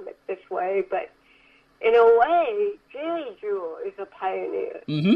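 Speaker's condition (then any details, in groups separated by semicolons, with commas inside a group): Cerebral palsy; from birth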